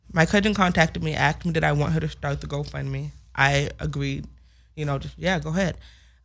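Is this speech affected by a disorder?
Yes: hearing loss with speech impediment; congenital hearing loss, 70% deaf one ear, 30% other, grandmother had hearing problems, diagnosed end of first grade; specialized hearing aids needed, can hear; only comfortable speaking within last year or so.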